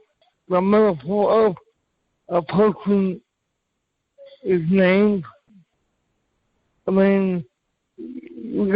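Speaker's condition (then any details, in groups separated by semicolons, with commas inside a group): Cerebral palsy; from birth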